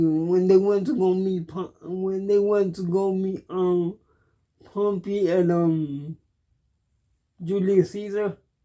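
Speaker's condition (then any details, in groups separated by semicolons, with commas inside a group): Cerebral palsy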